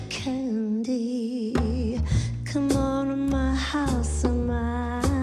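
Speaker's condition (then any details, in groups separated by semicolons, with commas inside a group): No condition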